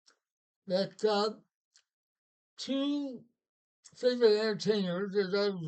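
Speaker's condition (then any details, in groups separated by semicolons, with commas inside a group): Parkinson's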